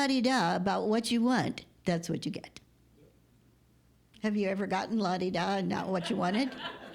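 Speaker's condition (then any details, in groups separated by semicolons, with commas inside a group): No condition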